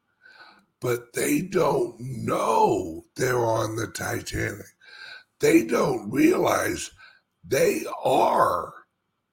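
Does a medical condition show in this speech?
Yes: speech impediment; slight speech impediment.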